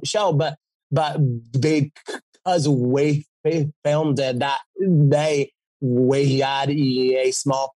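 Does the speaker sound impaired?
Yes: stutter; fluent when singing; stutter goes away when singing; here repeated sounds, repeated words, prolonged sounds.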